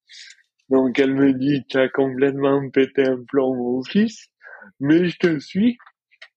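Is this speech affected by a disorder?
Yes: dystonia; daily physical effort.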